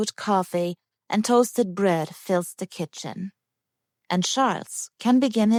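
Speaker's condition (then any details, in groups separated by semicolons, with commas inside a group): No condition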